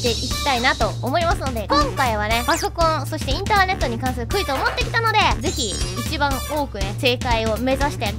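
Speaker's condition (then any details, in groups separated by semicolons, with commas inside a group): No condition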